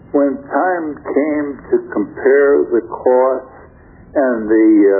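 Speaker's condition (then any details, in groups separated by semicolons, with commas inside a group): Stroke affecting throat muscles; then three more small strokes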